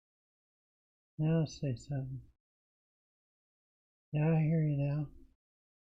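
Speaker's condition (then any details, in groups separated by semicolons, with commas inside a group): Parkinson's disease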